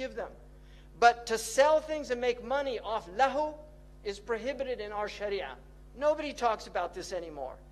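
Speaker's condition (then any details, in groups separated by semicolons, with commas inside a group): No condition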